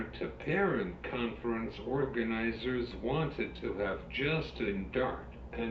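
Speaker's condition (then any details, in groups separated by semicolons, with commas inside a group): Cerebral palsy; uses wheelchair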